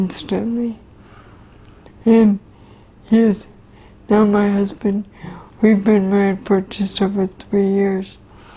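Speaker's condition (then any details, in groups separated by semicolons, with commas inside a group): Traumatic brain injury; once expected to only learn minimal muttering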